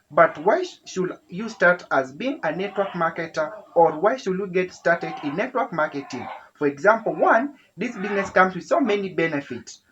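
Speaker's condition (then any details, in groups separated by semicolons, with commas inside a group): No condition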